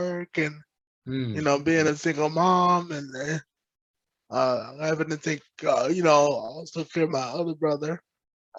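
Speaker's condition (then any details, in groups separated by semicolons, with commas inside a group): Cerebral palsy; present from birth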